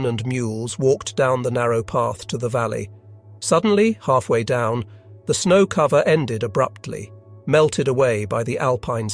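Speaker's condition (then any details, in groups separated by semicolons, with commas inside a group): No condition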